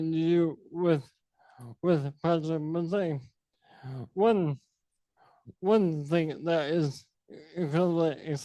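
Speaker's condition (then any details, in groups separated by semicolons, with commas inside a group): Sporadic ALS; diagnosed at age 32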